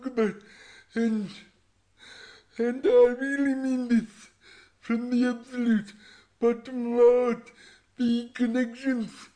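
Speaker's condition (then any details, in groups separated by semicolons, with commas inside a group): Cerebral palsy; voice described as unusual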